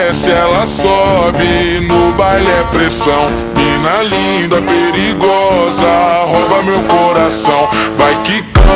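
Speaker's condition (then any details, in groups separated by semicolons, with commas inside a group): No condition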